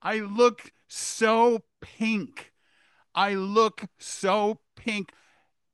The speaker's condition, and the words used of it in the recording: Aphasia. Talking much better than you talked when I was last in LA, like, ooh, God, it was like 2 weeks ago or so.